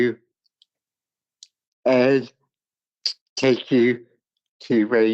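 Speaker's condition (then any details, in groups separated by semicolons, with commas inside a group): Cerebral palsy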